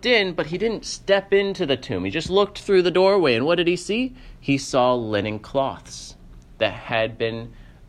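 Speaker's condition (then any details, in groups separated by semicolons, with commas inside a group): No condition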